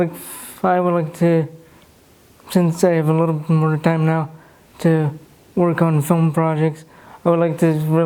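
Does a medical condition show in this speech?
Yes: cerebral palsy.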